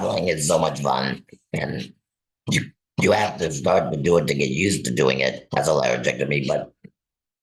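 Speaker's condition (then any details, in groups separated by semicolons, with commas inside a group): Laryngectomy; no natural speech, text-to-voice, flat toneless, AI voice clone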